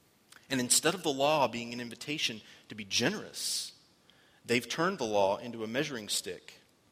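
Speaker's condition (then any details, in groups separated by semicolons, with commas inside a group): No condition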